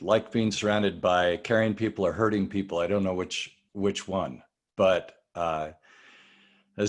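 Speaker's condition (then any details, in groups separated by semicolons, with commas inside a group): No condition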